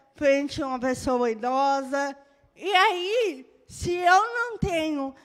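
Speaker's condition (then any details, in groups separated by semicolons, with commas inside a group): Cerebral palsy; birth brain injury; moderate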